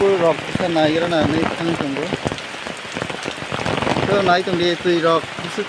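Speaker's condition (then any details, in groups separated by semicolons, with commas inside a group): No condition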